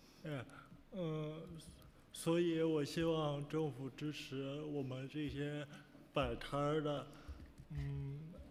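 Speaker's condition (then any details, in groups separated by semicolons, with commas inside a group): Cerebral palsy; speech impediment, needs extra time, uses interpreter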